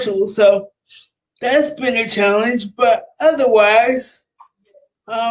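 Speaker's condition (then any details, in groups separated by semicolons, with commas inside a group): Cerebral palsy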